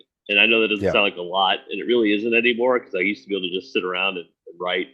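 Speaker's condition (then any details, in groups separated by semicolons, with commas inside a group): No condition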